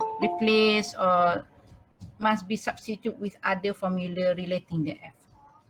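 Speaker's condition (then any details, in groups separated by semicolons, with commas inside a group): No condition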